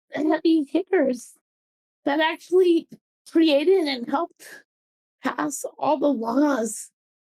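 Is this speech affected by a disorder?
Yes: cerebral palsy.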